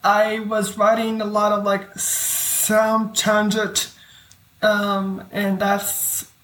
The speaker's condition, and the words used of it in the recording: Stuttering. I I feel like something is wrong with me when I'm stuttering, and I can't get it to together because um well, I mean,